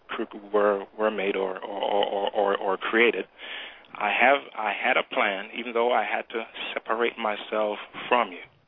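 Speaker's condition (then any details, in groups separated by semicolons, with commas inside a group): Stuttering; childhood-onset stuttering, formerly severe with saliva spraying while talking, improved using singing techniques learned in music; still has speech impediment, milder than before; improved by applying singing techniques to talking; repeated sounds, repeated words, prolonged sounds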